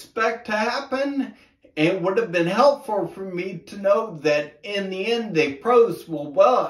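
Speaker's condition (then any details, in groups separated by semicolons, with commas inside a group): Brain injury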